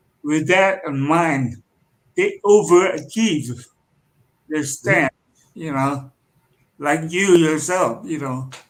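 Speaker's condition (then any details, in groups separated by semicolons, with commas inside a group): Cerebral palsy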